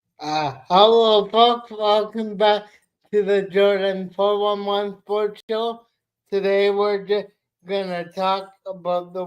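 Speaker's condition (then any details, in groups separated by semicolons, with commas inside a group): Cerebral palsy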